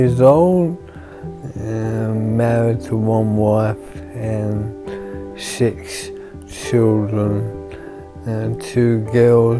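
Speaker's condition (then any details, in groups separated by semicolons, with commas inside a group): Motor neurone disease; tongue affected, limited talking, eating, swallowing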